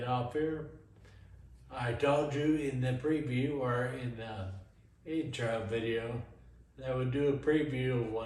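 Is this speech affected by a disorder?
Yes: Friedreich's ataxia.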